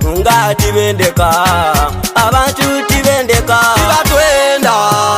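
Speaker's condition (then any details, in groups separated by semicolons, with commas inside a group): No condition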